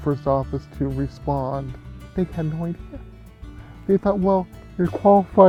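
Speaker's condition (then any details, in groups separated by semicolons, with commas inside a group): Cerebral palsy; from birth, full support getting up and showering; some support at work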